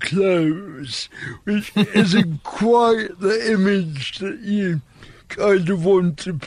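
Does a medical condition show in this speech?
Yes: cerebral palsy; finds some words hard to say, difficulty with ch sound.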